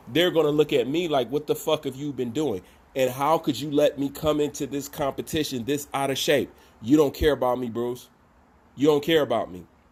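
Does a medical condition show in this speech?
No.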